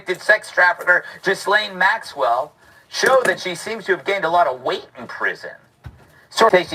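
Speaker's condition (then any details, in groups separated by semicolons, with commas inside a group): No condition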